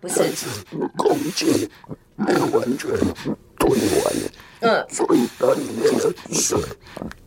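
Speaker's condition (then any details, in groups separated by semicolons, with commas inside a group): Total laryngectomy for hypopharyngeal cancer; stage four hypopharyngeal cancer at about 45, open tracheal stoma, smoking since junior high; esophageal speech via air and water pressed to vibrate, learned at 中华民国无喉者复声协会, stoma under scarf; hoarseness from about 42, voiceless over two years post-surgery, 1.5 years of esophageal speech to say own name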